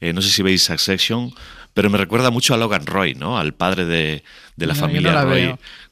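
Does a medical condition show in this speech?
No.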